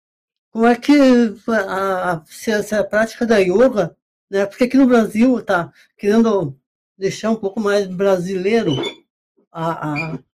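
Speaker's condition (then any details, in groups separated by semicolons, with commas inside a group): Parkinson's disease; yoga helps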